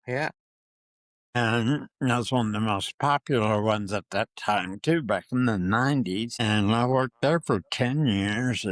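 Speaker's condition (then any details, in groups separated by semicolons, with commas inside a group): Parkinson's disease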